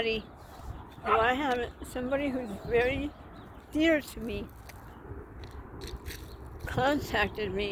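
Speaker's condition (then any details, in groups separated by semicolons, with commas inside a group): Traumatic brain injury; trouble talking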